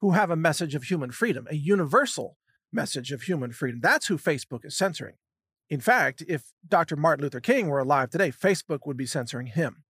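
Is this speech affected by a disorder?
No.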